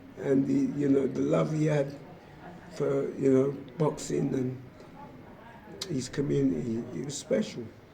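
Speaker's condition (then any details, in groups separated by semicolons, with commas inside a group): Motor neurone disease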